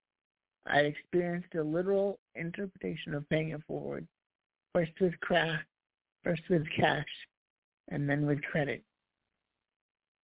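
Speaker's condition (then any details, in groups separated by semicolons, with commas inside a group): Cerebral palsy; voice improved over last year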